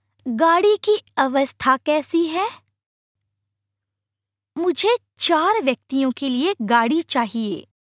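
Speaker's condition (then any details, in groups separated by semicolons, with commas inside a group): No condition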